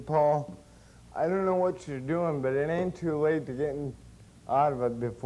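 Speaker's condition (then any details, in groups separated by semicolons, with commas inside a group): Cerebral palsy; since birth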